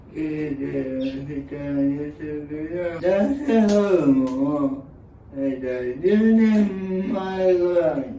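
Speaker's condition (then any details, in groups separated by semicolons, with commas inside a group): Cerebral palsy; severe, uses a wheelchair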